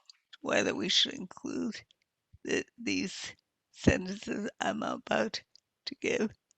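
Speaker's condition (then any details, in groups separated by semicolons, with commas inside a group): Multiple sclerosis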